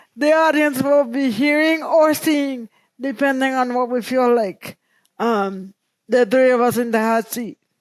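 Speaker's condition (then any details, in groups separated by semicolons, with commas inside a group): Cerebral palsy; present from birth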